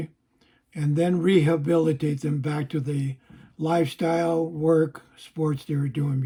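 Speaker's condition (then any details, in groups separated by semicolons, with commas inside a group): No condition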